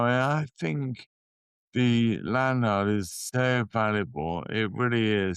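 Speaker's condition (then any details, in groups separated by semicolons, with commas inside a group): Motor neurone disease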